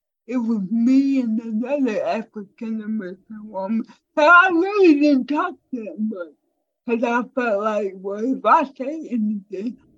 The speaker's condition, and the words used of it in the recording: Cerebral palsy. I go somewhere like to the restaurant, and they hear my voice, and I automatically ask my honey, what do I want to eat?